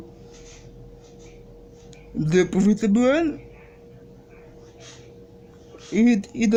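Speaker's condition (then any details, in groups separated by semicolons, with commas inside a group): Cerebral palsy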